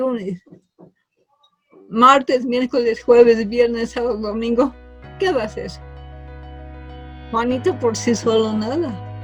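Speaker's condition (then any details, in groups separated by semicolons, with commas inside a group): Cerebral palsy from birth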